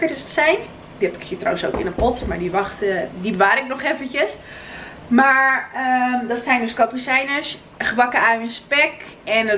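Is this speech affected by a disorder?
No.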